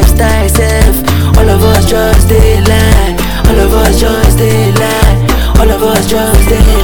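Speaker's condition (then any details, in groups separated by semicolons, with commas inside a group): No condition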